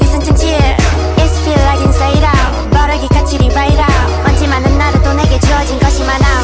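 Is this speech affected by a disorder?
No.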